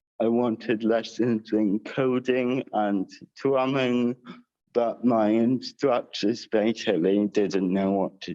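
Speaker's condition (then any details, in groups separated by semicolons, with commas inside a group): Cerebral palsy with dysarthria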